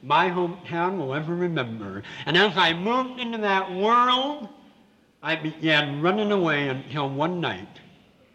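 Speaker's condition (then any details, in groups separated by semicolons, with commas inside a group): Severe cleft palate with lisp; congenital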